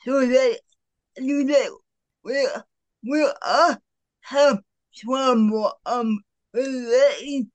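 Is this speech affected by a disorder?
Yes: cerebral palsy; present from birth, uses power wheelchair; co-guest Andrea repeats her sentences aloud for listeners; affects speech, noticeably.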